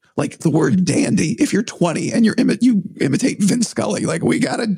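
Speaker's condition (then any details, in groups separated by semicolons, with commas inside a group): Vocal cord surgery; voice compromised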